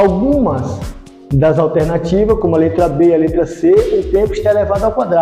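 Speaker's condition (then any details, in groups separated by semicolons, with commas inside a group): No condition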